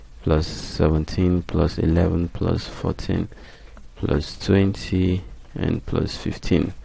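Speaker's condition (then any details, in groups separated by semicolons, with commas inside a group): No condition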